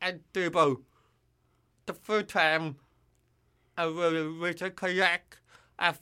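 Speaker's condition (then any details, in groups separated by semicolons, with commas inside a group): Hearing loss with cochlear implant; cannot judge own voice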